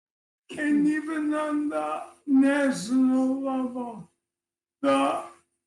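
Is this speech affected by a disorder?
Yes: ALS.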